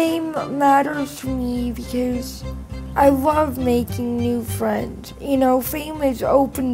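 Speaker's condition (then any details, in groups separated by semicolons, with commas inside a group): Cerebral palsy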